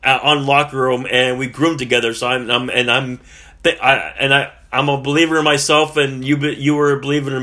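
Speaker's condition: Stuttering; improving, occasional stuttering, helped by Wayne from Missouri mental health; stutters here and there, getting better; repeated sounds, repeated words

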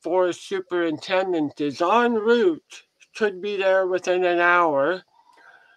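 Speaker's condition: Head and neck cancer surgery; crooked head since

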